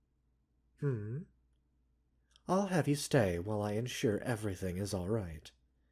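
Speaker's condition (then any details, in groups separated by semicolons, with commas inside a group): No condition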